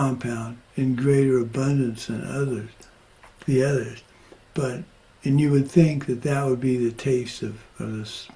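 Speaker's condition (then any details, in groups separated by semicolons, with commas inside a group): Parkinson's; progressing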